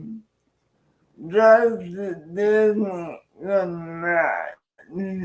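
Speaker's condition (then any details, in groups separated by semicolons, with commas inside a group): Cerebral palsy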